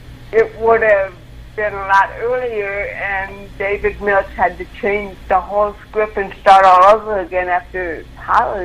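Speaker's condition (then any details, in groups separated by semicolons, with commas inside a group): Cerebral palsy; involuntary movements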